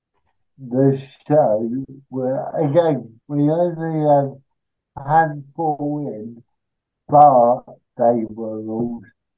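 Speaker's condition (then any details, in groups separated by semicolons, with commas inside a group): Cerebral palsy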